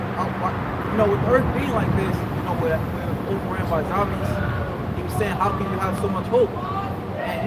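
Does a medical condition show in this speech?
No.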